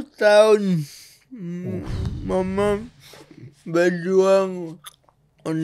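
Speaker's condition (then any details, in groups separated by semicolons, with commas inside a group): Cerebral palsy; from birth, difficult delivery, affects muscles and motor function; severe, unable to walk until age 9, about 30 years; speech may be hard to understand, friend translates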